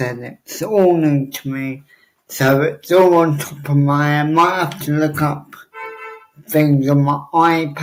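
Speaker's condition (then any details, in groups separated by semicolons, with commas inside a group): Cerebral palsy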